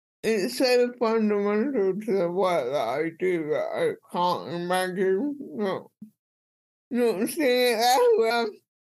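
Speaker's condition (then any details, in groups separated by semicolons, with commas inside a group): Cerebral palsy; speech impediment, speaking very hard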